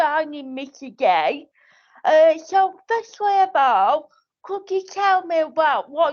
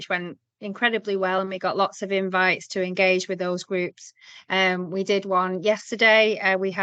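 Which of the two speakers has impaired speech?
The first: cerebral palsy; wheelchair user, physical disability.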